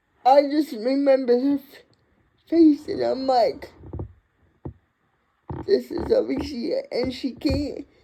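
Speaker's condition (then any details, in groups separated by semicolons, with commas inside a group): Cerebral palsy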